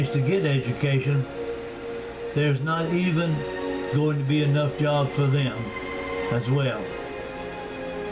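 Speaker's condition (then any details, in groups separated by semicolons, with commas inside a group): No condition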